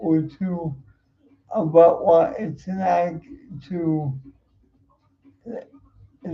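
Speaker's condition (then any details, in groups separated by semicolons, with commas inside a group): Cerebral palsy; uses wheelchair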